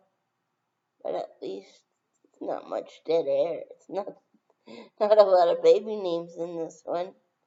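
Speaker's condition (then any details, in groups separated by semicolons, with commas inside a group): Brain injury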